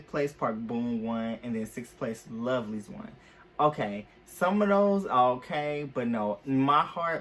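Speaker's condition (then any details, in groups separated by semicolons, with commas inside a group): No condition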